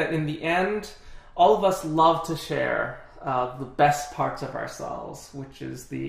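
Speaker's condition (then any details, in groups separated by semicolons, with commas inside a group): No condition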